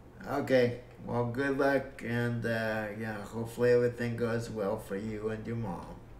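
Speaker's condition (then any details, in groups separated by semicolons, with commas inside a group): Cerebral palsy; breathing fine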